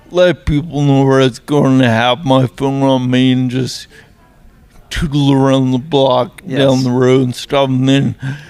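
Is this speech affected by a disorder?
Yes: traumatic brain injury.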